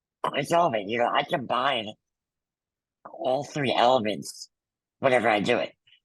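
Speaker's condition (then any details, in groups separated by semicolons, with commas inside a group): Muscular dystrophy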